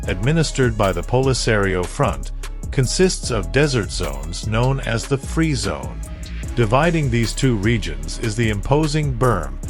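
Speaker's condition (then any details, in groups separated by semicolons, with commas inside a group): No condition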